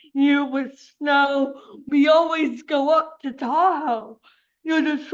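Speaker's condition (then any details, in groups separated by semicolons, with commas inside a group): Cerebral palsy; affects speech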